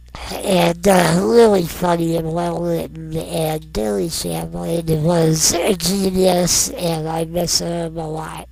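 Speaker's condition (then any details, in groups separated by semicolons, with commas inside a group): Non-progressive muscular dystrophy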